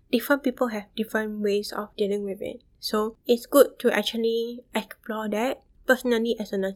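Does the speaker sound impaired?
Yes: bilateral sensorineural hearing loss; moderate to severe from about age 4, left profound since young, right worsened about 3 years ago; right severe with hearing aid, left profound with cochlear implant, fluctuating hearing; intense speech therapy.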